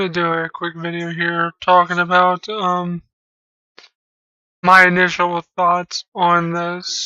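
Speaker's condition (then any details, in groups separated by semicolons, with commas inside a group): Cerebral palsy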